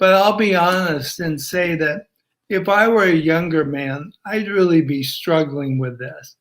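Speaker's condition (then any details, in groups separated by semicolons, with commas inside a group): ALS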